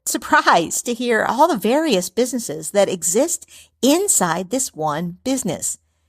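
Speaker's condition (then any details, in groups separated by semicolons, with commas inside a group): No condition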